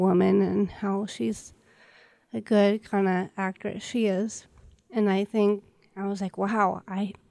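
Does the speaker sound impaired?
Yes: Down syndrome; also hard time breathing.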